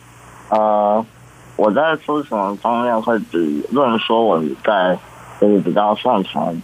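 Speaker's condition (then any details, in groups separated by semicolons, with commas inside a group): Congenital muscular dystrophy; pen handwriting difficult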